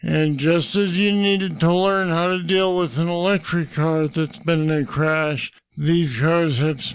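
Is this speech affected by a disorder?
Yes: Parkinson's disease; deep brain stimulators.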